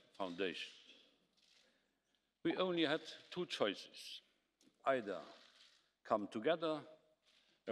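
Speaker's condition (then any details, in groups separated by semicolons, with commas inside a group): No condition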